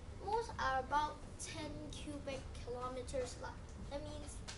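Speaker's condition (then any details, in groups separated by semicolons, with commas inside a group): No condition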